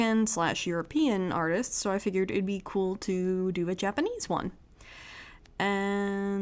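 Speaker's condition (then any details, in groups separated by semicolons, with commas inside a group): No condition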